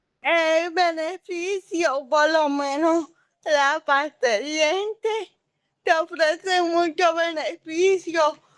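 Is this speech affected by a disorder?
Yes: cerebral palsy.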